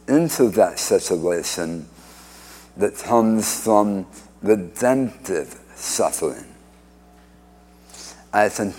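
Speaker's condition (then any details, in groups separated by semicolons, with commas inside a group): Speech impediment after cancer surgery; oral cancer 31 years ago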